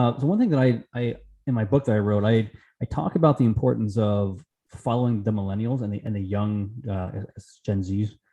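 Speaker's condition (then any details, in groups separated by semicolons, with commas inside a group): No condition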